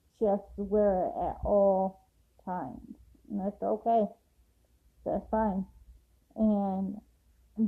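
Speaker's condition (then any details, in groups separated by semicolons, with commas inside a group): Cerebral palsy; affects walking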